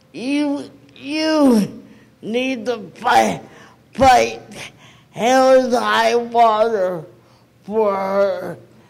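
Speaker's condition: Cerebral palsy; never received needed therapy; age 49

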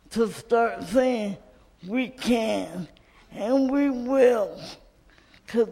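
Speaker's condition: Cerebral palsy; cerebral palsy from birth, did not get needed physical therapy in childhood

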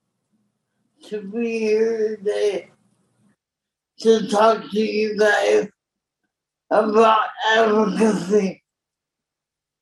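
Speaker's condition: Cerebral palsy; born very premature

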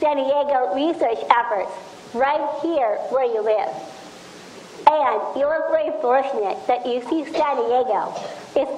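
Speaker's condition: Down syndrome; extra chromosome; speech problems

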